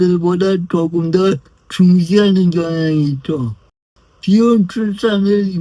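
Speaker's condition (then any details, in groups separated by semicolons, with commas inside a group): Brain lesion disability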